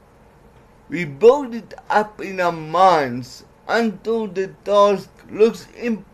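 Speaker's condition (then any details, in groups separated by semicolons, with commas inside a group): Cerebral palsy; legs affected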